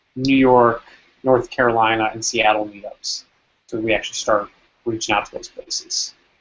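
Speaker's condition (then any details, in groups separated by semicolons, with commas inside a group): No condition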